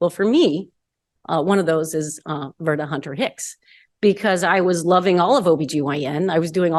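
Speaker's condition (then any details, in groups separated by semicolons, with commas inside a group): No condition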